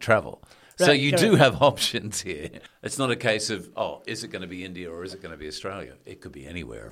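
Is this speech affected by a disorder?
No.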